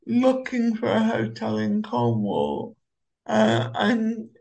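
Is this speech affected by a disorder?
Yes: cerebral palsy; uses Omeo wheelchair.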